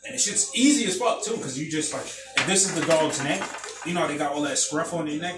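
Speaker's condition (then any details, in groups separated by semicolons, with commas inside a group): No condition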